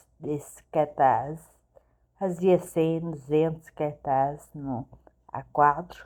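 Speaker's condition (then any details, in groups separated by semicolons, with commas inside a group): Cerebellar ataxia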